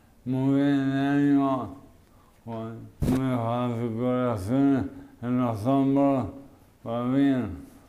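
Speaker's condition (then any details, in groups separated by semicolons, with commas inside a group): Amyotrophic lateral sclerosis; speech onset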